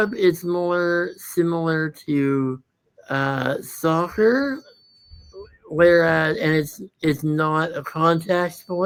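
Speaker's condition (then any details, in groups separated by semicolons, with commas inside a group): Muscular dystrophy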